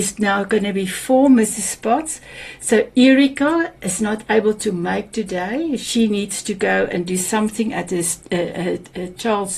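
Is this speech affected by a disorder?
No.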